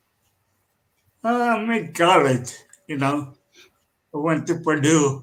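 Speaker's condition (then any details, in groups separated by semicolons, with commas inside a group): Cerebral palsy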